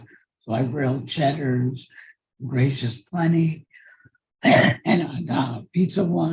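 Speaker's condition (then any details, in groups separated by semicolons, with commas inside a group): Cerebral palsy; from birth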